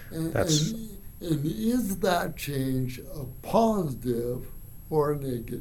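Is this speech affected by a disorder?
Yes: cerebral palsy; resource and special ed in elementary school.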